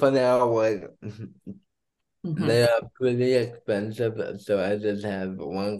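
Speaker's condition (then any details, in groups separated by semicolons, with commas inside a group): Cerebral palsy; heart stopped twice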